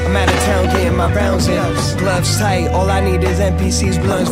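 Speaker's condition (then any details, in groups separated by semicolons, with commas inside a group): No condition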